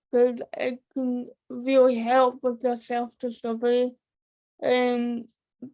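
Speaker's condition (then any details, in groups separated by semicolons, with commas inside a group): Cerebral palsy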